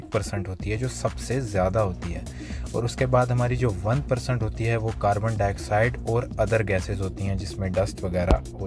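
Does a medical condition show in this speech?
No.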